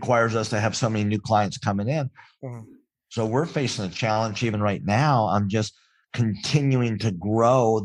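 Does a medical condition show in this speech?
Yes: cleft palate; congenital cleft palate.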